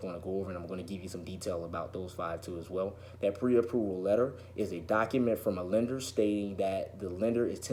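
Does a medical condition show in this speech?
No.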